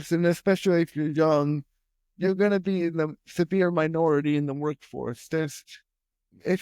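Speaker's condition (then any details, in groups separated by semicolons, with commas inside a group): Spastic quadriplegic cerebral palsy; very tight limbs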